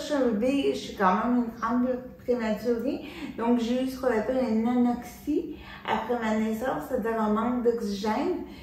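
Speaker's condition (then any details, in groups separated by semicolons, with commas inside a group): Cerebral palsy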